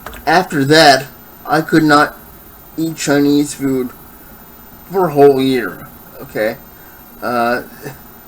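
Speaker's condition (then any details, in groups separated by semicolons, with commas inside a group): Cerebral palsy, spastic diplegia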